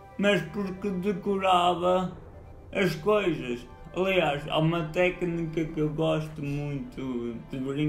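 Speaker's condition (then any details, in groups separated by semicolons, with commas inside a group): Cerebral palsy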